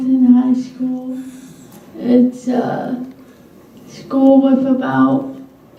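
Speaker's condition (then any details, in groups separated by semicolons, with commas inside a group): Cerebral palsy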